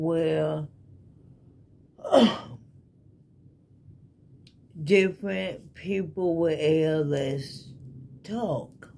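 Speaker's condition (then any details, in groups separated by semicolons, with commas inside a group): ALS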